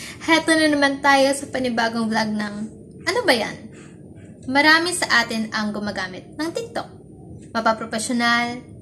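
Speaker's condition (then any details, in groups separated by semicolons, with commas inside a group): No condition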